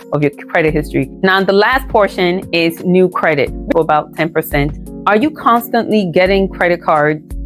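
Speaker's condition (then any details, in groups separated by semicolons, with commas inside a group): No condition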